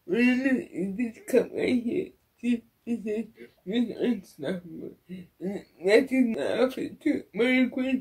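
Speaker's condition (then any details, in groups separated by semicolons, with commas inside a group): Cerebral palsy; wheelchair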